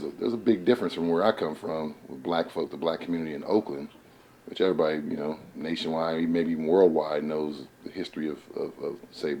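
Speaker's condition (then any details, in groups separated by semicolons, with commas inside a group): No condition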